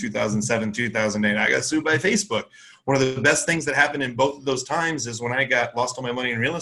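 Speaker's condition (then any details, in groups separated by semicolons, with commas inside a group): No condition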